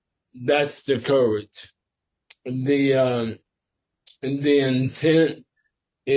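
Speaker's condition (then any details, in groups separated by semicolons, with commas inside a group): Sporadic ALS; must speak slower and carefully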